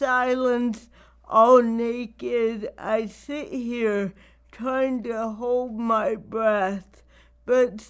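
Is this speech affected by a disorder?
Yes: cerebral palsy; not degenerative, lack of muscle control and spasticity, wears down with age, especially without yoga or exercise.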